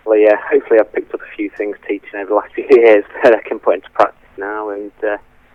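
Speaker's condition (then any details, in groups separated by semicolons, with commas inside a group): No condition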